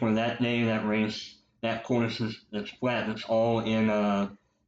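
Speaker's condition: Cleft lip and palate, popliteal pterygium syndrome

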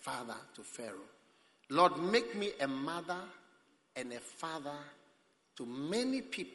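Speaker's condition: No condition

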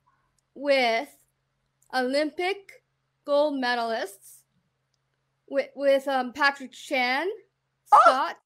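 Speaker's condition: Down syndrome; visible disability

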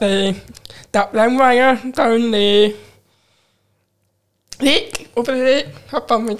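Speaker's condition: Profound deafness, cochlear implant; learned to talk before sign language, speaks to hearing people, signs to deaf people

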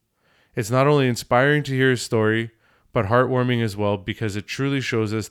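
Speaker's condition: No condition

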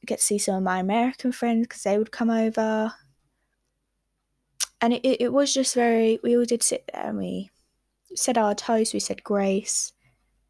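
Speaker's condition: No condition

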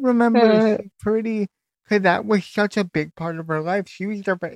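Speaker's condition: Cerebral palsy; wheelchair user, age 29

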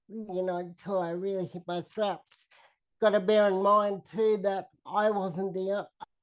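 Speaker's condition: Cerebral palsy, spastic quadriplegia

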